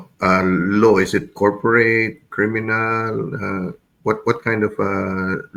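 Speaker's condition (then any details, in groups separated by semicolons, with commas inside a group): No condition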